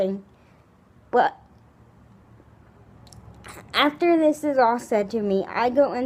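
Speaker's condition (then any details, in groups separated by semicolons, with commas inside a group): Cerebral palsy, spastic, severe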